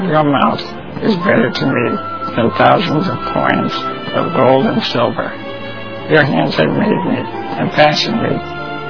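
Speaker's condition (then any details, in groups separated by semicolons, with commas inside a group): Spinal muscular atrophy; dependent on voice for everything, uses voice recognition computer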